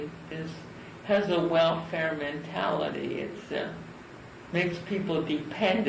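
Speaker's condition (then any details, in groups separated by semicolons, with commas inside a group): Cerebral palsy; from birth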